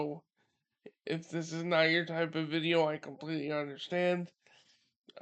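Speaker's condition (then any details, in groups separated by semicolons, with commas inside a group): Cerebral palsy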